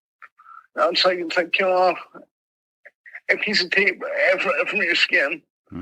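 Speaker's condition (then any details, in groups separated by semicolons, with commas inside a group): Mild cerebral palsy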